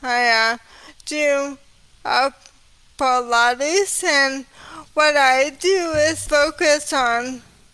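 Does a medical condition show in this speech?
Yes: ALS; diagnosed at about age 33, quickly progressed to walking with cane, recumbent three-wheel trike pedaled with feet; over 8 years since diagnosis.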